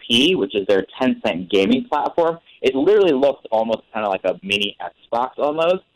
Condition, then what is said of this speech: No condition.